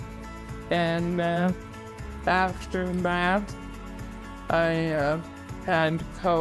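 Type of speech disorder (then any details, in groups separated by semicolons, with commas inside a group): Bulbar dysarthria; bulbar-onset ALS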